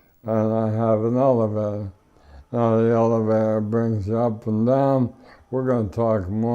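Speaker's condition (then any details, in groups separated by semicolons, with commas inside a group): ALS; no tracheostomy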